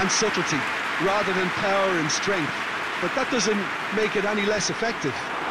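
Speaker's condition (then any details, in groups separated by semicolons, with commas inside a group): No condition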